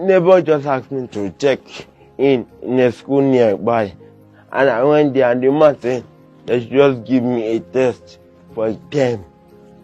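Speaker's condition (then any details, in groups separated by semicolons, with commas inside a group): Cerebral palsy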